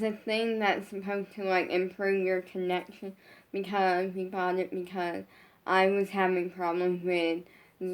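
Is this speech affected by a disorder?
Yes: brain injury.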